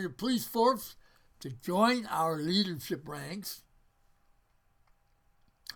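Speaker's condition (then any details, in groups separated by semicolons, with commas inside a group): Parkinson's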